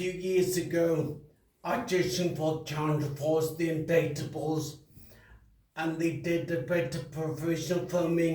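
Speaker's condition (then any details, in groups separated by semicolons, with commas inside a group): Traumatic brain injury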